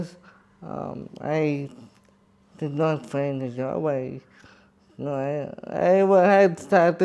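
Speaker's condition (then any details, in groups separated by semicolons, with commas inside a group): Cerebral palsy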